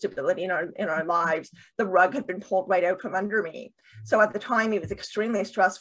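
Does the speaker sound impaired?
Yes: deafness with cochlear implants, bilateral cochlear implants.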